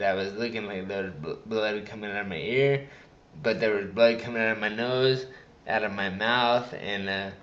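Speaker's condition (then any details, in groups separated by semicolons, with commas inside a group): Traumatic brain injury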